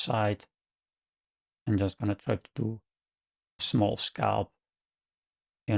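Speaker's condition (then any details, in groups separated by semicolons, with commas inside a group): No condition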